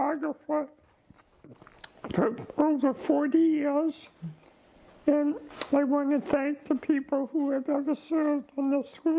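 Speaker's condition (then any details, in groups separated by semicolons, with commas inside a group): ALS; diagnosed about 15 months ago, declining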